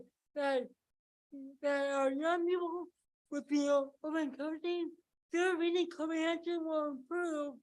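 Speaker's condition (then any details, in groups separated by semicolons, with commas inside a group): Cerebral palsy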